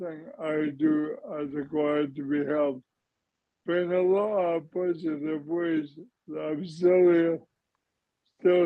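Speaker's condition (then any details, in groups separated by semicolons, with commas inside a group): ALS / motor neurone disease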